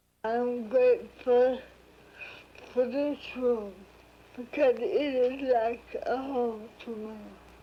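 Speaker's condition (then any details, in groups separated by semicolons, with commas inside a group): Cerebral palsy; halting voice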